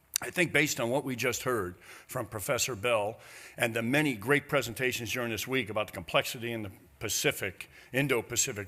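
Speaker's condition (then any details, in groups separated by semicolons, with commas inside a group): No condition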